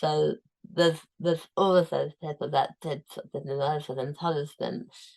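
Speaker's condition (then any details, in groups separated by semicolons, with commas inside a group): Tongue cancer, tongue removed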